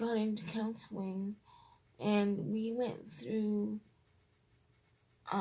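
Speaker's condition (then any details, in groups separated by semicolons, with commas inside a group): Cerebral palsy, triplegia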